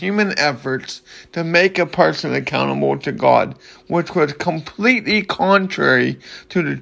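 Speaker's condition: Cerebral palsy

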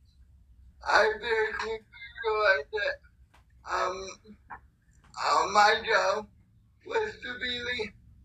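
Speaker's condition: Cerebral palsy; physically challenged, paired with able-bodied athletes for races through Ambulance Angels of Oklahoma

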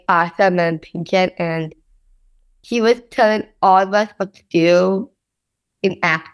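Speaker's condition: Down syndrome; congenital

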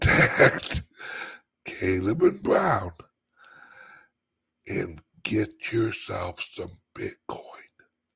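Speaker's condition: Chronic voice problem; throat vibration and clearing returning

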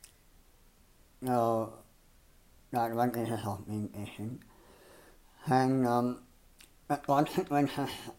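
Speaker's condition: Cleft palate and lip; hole in upper jaw

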